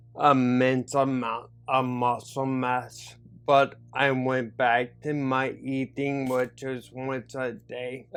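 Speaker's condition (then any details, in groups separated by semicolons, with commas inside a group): Neurological disability (takes dalfampridine)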